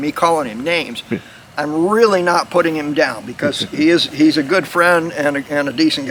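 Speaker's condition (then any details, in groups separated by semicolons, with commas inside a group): No condition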